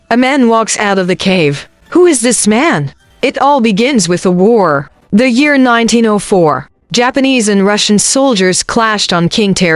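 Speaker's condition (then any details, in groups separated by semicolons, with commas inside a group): No condition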